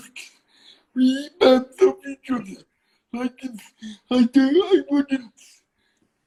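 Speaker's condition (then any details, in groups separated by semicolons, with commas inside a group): Cerebral palsy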